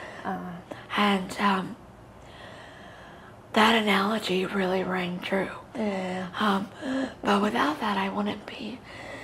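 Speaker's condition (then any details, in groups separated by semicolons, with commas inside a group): Cerebral palsy; very premature birth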